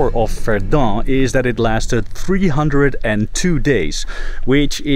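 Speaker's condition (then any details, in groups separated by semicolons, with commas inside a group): No condition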